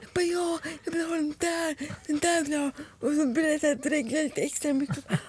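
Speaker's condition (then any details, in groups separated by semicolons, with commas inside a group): Cerebral palsy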